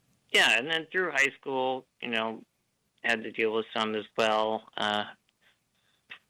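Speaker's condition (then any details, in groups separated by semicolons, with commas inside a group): Duchenne muscular dystrophy; diagnosed at age 3, power chair since about age 10, no ventilator earlier in life; ventilator may be audible, speech cadence slightly different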